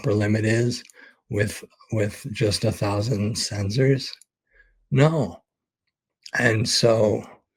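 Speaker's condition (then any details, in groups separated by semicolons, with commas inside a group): ALS; expects to lose voice very soon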